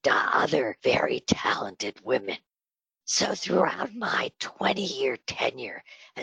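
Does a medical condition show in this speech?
Yes: spasmodic dysphonia; breathy voice from Botox treatment, sounds like Marilyn Monroe.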